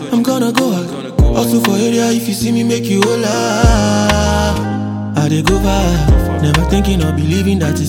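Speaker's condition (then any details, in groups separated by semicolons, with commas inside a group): No condition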